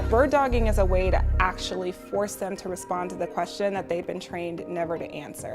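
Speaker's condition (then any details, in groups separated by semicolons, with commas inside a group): No condition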